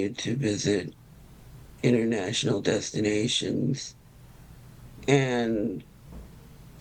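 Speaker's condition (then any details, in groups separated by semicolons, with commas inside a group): Parkinson's disease; early-onset form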